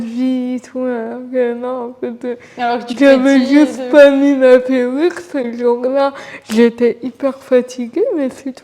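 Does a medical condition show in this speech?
Yes: cerebral palsy; from birth, uses wheelchair.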